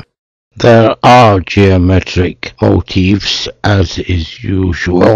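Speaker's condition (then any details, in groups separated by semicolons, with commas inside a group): Motor neuron disease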